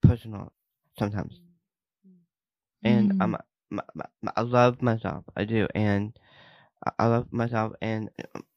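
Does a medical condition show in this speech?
Yes: Down syndrome; hearing, not deaf, learned American Sign Language from late teens; signs along with speech, not yet fully fluent in signing.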